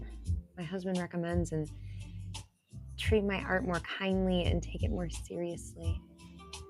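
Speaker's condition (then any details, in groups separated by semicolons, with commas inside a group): No condition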